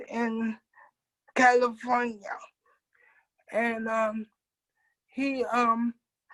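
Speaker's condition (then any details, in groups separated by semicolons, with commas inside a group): Cerebral palsy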